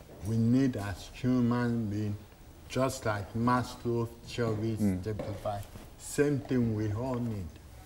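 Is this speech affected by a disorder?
Yes: cerebral palsy; affects movement and muscle tone; articulate, sings.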